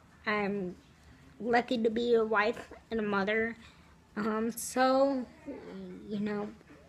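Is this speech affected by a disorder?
Yes: spastic quadriplegic cerebral palsy; has speech despite expectations otherwise.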